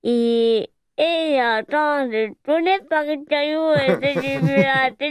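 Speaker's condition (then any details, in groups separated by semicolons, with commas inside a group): Hearing impairment; hard of hearing from birth, uses sign language, sign-singer in choir, taught chansigne by Patrice Carillo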